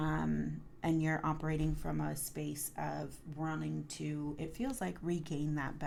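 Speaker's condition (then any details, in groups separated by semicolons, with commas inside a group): No condition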